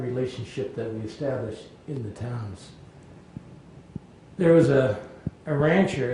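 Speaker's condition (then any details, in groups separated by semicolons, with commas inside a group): No condition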